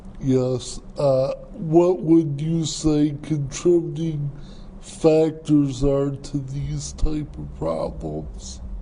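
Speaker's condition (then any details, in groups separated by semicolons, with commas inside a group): Cerebral palsy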